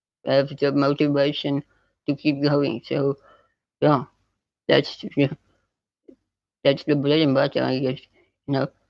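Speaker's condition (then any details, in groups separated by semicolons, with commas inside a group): Spinal muscular atrophy type 2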